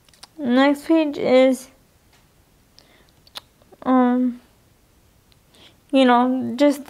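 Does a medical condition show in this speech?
Yes: cerebral palsy, spastic quadriplegic.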